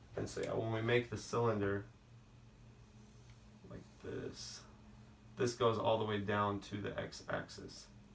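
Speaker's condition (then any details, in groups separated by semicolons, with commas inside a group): No condition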